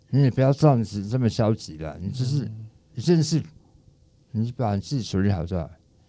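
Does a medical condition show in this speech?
Yes: tongue cancer, stage 4 tongue cancer and parotid cancer; stage four tongue cancer, recovered; cancer-free after treatment; daily pronunciation practice after recovery, now speaks clearly, called a miracle by others.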